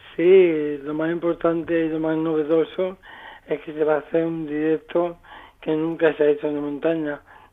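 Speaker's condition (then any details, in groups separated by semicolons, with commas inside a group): Amyotrophic lateral sclerosis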